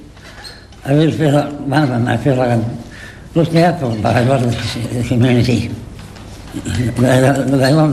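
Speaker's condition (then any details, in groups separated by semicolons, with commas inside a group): Parkinson's disease, young onset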